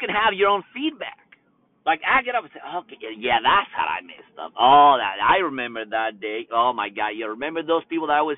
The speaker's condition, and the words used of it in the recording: No condition.